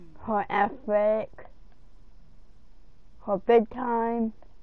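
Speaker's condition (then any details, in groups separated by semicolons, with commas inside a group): Cerebral palsy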